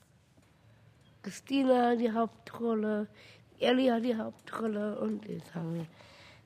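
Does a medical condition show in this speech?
Yes: Down syndrome; genetic, congenital, features visible at birth, glasses since age 2, childhood training in tongue control; still very small stature.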